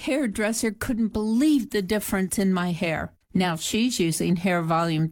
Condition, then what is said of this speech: None; typical speech.